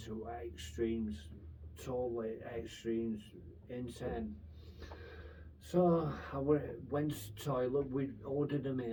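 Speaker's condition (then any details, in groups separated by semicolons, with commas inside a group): Brain infection with surgery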